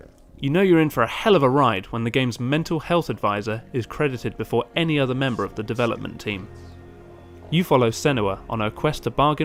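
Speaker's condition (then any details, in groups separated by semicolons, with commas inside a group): No condition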